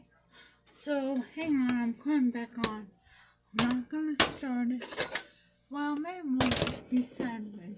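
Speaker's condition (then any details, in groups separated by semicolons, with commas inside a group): Brain injury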